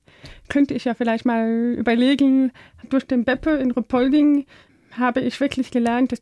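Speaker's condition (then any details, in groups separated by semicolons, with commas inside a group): Deafness; learned speaking as child using balloons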